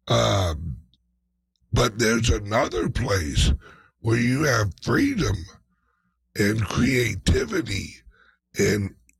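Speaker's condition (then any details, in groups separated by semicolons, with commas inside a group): Speech impediment, mild; slight speech impediment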